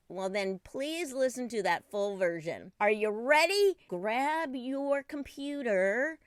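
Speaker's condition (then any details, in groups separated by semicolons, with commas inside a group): No condition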